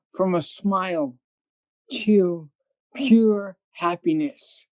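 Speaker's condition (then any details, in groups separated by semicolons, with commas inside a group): Cerebral palsy; from birth, hearing loss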